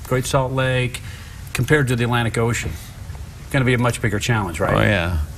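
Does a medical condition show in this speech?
No.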